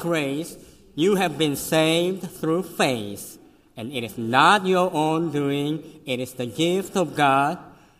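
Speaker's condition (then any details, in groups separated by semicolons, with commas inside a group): Cleft lip and palate, severe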